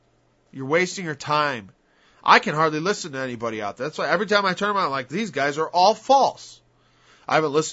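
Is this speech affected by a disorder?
No.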